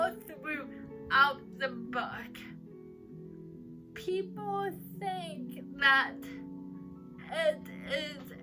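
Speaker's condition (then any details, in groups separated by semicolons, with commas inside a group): Cerebral palsy; uses crutches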